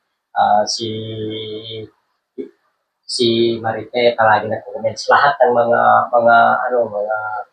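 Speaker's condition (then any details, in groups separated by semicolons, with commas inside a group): No condition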